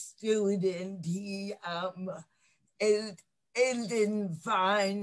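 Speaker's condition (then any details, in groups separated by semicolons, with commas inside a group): Cerebral palsy; lifelong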